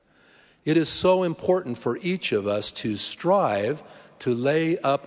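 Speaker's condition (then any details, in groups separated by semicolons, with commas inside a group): No condition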